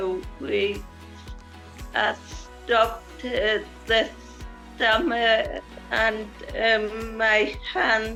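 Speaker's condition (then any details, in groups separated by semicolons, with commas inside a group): Cerebral palsy; stammered, breath after few words, heavy breathing, slow, now quicker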